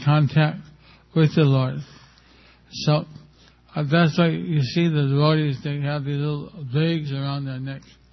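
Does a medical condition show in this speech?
Yes: stroke with facial paralysis; speaks very carefully to be understood, listeners need to give attention.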